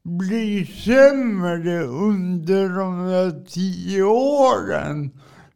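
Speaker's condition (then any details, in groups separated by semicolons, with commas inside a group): Cerebral palsy; from birth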